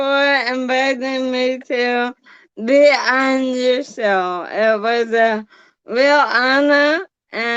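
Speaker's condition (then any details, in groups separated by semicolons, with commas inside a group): Bulbar ALS; bulbar onset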